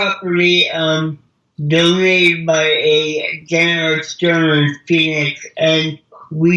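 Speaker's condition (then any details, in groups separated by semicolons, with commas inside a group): Cerebral palsy; mild speech impediment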